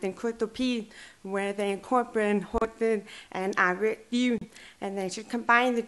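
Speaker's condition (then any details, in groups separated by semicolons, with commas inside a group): Deaf and hard of hearing; hearing aid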